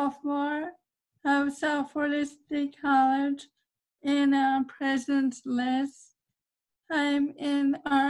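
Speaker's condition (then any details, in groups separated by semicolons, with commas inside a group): Cerebral palsy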